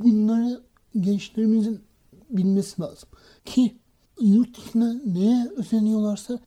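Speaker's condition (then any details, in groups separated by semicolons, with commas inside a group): Cerebral palsy; no speech or walking until age 6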